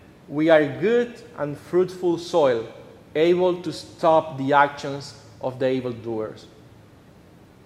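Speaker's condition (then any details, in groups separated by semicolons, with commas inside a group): No condition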